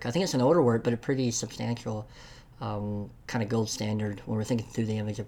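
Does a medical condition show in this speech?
Yes: cleft lip and palate; congenital.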